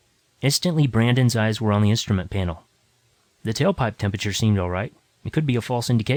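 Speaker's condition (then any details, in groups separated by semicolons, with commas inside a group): No condition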